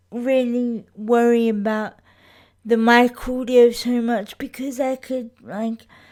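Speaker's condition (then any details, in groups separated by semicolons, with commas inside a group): Cerebral palsy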